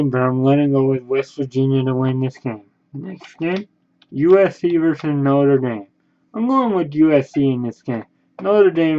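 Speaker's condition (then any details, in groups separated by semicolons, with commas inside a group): Cerebral palsy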